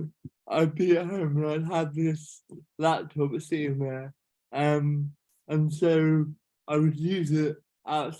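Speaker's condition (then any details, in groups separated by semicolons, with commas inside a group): Cerebral palsy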